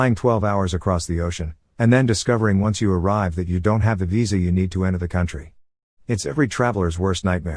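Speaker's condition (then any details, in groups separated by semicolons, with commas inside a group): No condition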